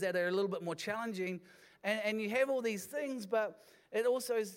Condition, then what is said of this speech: None; typical speech.